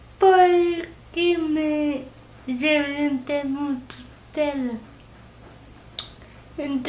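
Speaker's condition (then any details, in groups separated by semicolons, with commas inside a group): Cerebral palsy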